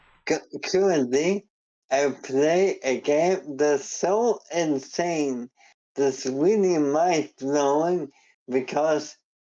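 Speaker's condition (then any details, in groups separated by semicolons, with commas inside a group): ALS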